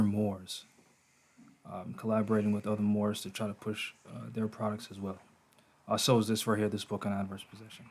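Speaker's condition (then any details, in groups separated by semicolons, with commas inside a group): No condition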